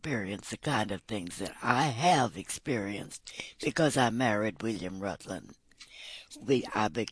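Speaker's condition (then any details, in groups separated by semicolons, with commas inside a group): Vocal cord paralysis, tracheotomy; paralyzed vocal cords causing insufficient breath, tracheotomy tube since before daughter's birth; tracheotomy tube in place, only way to breathe, age 90; audible hissing when speaking, must close tube with finger to talk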